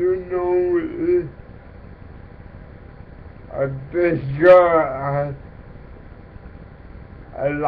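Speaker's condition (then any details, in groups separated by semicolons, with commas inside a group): Cerebral palsy; physical disability affecting speech and motor skills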